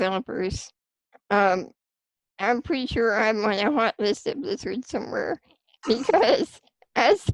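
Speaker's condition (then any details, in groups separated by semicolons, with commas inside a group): Spinal muscular atrophy; type 2, since childhood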